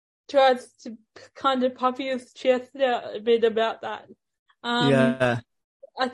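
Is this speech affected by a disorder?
Yes: ataxic cerebral palsy; ambulant wheelchair user, chair for long distances and main street.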